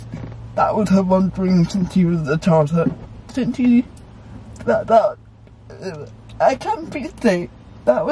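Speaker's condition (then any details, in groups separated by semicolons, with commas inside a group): Cerebral palsy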